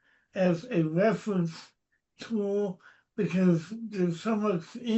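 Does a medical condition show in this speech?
Yes: cerebral palsy; noticeable speech impediment.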